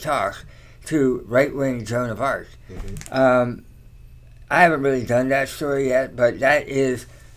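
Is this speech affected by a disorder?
Yes: tongue cancer surgery; radiation.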